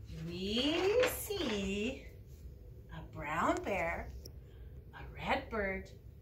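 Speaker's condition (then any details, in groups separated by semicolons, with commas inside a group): No condition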